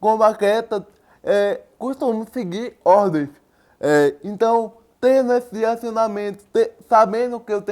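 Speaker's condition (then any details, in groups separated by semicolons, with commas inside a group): Cerebral palsy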